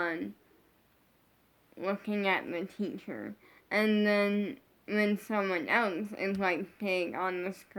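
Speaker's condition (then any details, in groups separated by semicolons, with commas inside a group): Brain injury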